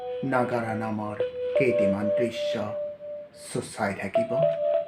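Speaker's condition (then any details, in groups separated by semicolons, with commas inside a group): No condition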